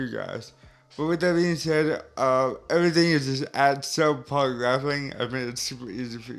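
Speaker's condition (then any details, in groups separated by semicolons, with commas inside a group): Cerebral palsy; since birth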